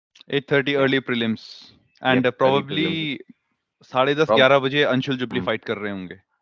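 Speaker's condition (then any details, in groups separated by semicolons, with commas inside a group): No condition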